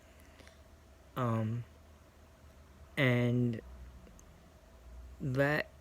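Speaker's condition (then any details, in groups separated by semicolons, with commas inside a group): Cerebral palsy; scoliosis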